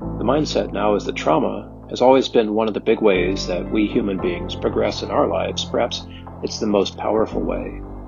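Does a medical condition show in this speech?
No.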